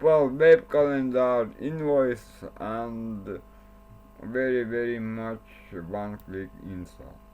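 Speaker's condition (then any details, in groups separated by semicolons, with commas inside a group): Cerebral palsy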